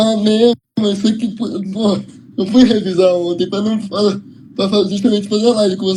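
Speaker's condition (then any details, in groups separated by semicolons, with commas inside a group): Cerebral palsy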